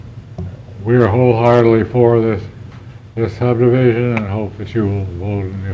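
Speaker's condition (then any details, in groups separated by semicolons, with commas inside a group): Parkinson's; may be hard to understand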